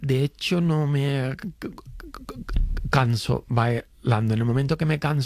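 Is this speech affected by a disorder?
Yes: stuttering; stuttering since childhood; mild; a little stuttering, self-described; here blocks.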